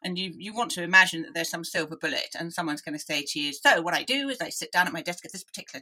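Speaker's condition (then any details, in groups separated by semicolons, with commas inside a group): Deafness; deaf from early age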